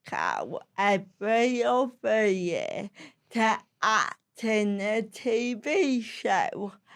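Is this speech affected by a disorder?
Yes: cerebral palsy; slow speech, sounds disabled.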